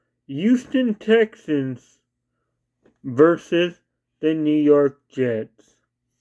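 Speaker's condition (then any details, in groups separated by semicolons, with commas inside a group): Cerebral palsy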